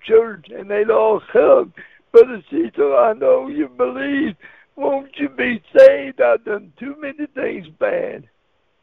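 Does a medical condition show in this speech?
Yes: cerebral palsy; wheelchair user.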